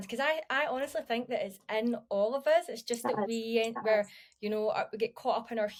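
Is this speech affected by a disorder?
No.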